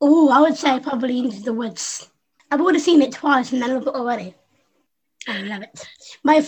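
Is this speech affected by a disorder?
Yes: Down syndrome; congenital.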